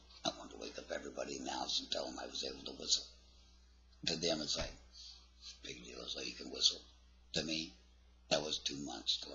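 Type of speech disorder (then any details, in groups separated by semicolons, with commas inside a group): Speech with a voice prosthesis; laryngectomy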